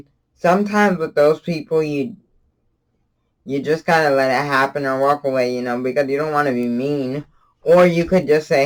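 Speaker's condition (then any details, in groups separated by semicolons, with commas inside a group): Cerebral palsy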